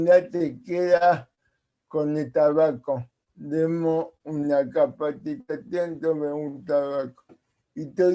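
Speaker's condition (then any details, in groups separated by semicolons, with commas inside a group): Cerebral palsy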